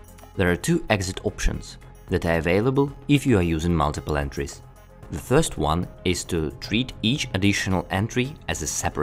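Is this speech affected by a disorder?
No.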